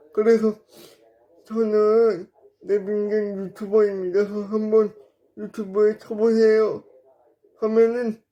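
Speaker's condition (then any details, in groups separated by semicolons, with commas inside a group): Brain lesion disability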